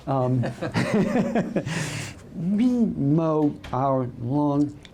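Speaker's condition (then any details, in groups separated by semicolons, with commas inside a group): Voice dystonia; segmental dystonia, voice box, pharynx, likely tongue and lips; about 2.5 years since voice loss, starting tongue botulinum toxin; voice lost, tongue spasms during speech, bites marker, synthetic voice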